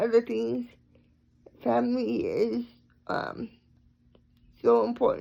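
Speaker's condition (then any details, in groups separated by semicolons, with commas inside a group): Cerebral palsy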